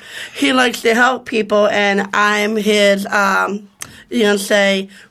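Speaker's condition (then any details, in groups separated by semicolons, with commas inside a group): Down syndrome; born in Rochester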